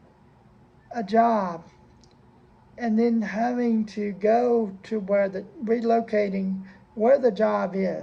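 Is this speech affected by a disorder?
Yes: cerebral palsy.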